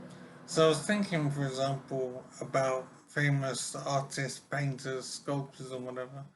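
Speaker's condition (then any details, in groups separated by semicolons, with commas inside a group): Brain injury; severe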